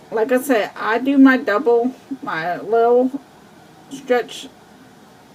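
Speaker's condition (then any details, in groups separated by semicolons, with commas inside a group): Cerebral palsy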